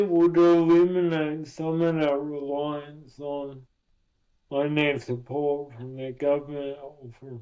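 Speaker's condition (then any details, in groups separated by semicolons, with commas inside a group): Cerebral palsy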